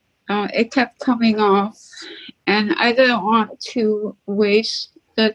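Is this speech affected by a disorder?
Yes: tracheostomy; facial disfigurement from gunshot wound in suicide attempt at 16, mask worn over 20 years; still has tracheostomy tube, makes running very difficult, once ice plug in tube mid-run.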